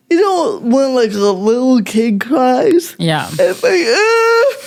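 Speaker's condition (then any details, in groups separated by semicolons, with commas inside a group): Cerebral palsy; speech most affected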